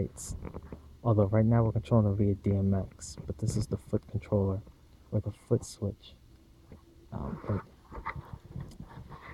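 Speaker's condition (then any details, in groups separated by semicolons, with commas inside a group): No condition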